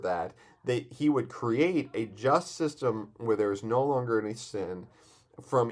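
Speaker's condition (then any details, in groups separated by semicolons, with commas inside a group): No condition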